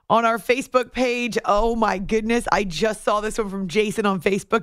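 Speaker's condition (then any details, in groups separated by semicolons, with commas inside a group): No condition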